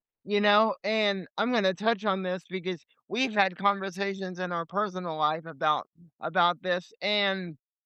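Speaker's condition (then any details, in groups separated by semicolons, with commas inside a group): Cerebral palsy; lifelong wheelchair user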